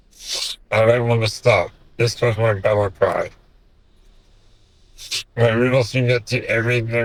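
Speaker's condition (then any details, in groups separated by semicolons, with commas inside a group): Duchenne muscular dystrophy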